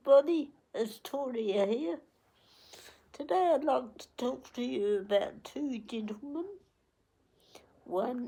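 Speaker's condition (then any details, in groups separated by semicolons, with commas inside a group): Cerebral palsy; onset at 8 days old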